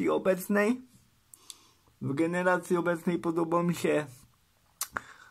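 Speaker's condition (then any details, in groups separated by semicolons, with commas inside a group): Cerebral palsy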